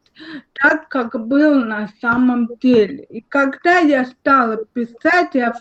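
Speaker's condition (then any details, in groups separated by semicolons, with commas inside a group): Cerebral palsy, spastic diplegia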